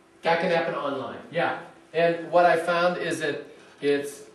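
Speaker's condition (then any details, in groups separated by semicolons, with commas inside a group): No condition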